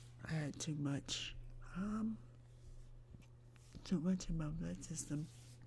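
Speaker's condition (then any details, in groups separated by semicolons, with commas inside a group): Myasthenia gravis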